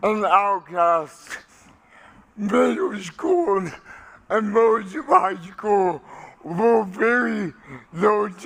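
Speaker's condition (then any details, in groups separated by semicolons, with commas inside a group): Cerebral palsy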